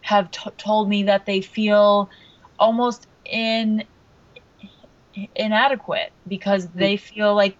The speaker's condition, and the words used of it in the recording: Stuttering. But in situations like this, I feel like I can stutter all I want, and it's no big deal.